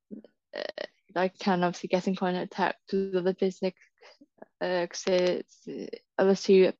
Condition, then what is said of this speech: Stuttering. They'd have no idea I had a stammer until I opened my mouth.